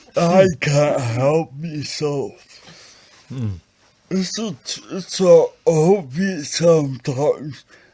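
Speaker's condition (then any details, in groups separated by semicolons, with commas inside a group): Acquired brain injury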